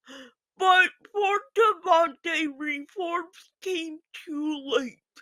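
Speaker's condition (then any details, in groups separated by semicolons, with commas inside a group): Physical speech impairment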